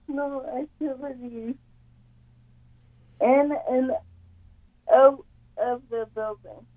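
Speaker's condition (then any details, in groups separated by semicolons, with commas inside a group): Cerebral palsy; yoga with breathing and stretching exercises helped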